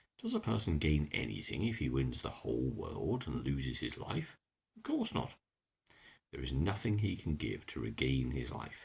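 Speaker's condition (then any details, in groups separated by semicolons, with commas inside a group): No condition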